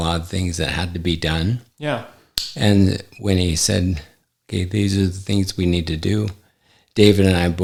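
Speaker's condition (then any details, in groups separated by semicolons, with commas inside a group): ALS; affects hand function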